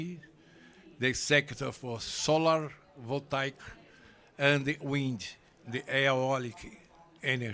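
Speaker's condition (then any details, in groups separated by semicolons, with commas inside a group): No condition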